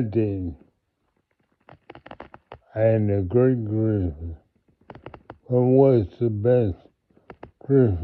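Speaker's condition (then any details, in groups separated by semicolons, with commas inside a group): Multiple sclerosis; affects left side and voice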